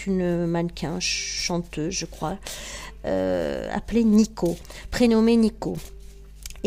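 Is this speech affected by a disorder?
No.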